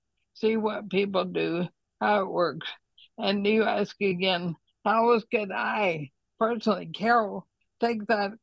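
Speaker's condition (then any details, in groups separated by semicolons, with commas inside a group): ALS; cannot write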